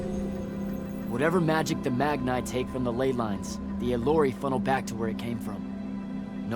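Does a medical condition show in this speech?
No.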